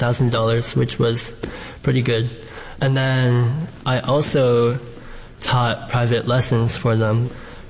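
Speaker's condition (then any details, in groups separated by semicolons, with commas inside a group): Bilateral cleft lip and palate; congenital, repaired by surgeries in childhood by Dr. Mulliken at Boston Children's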